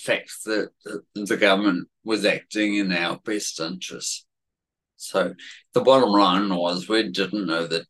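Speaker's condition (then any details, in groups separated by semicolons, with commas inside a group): Cerebellar atrophy; said to be genetic, significant environmental component, affects speech and balance, worse when tired or stressed; speech a little worse than usual today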